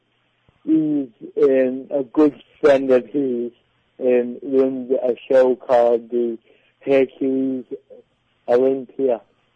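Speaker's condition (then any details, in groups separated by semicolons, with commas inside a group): Cerebral palsy; prone to rounded shoulders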